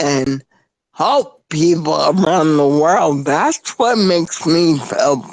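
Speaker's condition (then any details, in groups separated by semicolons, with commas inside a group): Spinocerebellar ataxia; degenerative, progressive, affects motor skills and whole body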